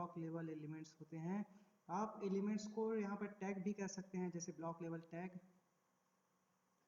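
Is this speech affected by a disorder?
No.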